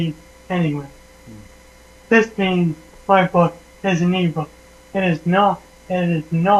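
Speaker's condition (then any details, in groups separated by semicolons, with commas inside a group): Traumatic brain injury; motor vehicle accident, had tracheostomy; voice affected by brain damage and tracheostomy trauma, initially couldn't talk or swallow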